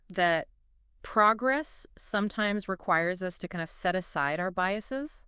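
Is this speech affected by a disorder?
No.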